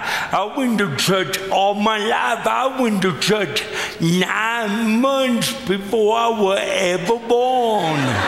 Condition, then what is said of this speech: Cerebral palsy. I'd still walk with a limp. I'd still talk funny, but all the joy that floods my soul because Jesus touched me and made me whole.